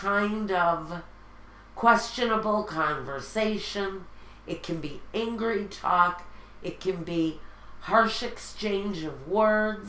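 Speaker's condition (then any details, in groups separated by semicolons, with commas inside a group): No condition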